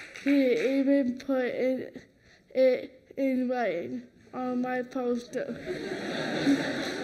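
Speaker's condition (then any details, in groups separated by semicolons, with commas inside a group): Cerebral palsy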